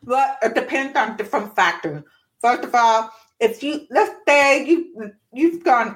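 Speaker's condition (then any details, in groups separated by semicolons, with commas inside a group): Profound deafness; born profoundly deaf, hearing aids until 30s, one cochlear implant after youngest child, weeks post-surgery dizziness; one cochlear implant aids lip reading, noise defeats it, other ear unaided, reprogrammed after upgrades; deaf accent, listeners notice, childhood speech therapy at UT Dallas Cellular Center, ended by middle school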